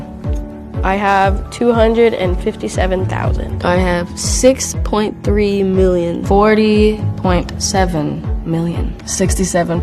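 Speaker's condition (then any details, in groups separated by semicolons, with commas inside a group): No condition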